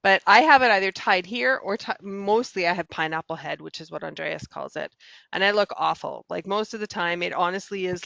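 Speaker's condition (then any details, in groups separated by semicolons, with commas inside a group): No condition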